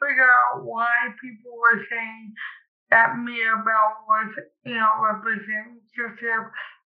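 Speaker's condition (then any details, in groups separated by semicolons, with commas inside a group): Cerebral palsy; speech noticeably affected, listeners wrongly judge intelligence from speech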